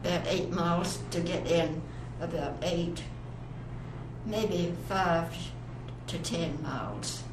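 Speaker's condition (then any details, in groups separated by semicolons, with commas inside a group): Parkinson's; onset many years earlier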